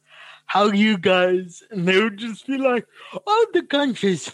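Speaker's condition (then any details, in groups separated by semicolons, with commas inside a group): Cerebral palsy; feels picking up host's stammer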